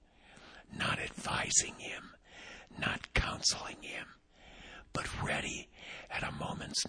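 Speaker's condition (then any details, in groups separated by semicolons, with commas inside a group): Vocal cord paralysis, unilateral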